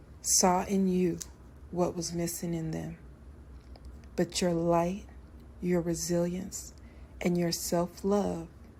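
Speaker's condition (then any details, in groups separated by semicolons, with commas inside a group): No condition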